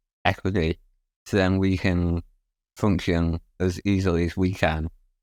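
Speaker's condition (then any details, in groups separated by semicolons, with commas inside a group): Spinal muscular atrophy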